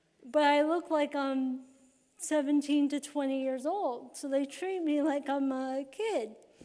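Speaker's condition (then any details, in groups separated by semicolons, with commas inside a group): Cerebral palsy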